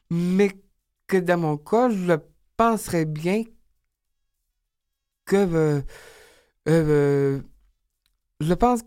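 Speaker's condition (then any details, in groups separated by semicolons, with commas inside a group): Down syndrome; age 30; described as very talkative, at ease and eager to speak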